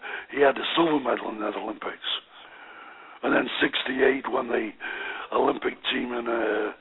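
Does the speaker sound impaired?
Yes: voice box damage after neck operation; voice affected.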